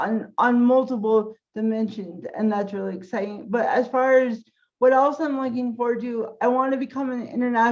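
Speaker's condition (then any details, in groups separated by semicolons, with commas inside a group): Cerebral palsy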